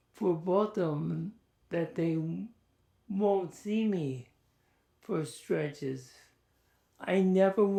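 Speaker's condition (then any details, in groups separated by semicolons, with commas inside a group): ALS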